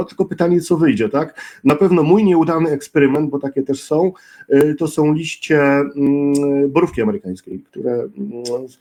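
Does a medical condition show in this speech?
No.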